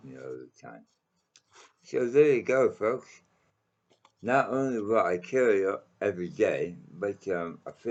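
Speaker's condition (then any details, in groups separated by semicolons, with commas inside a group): Mouth cancer; needs water constantly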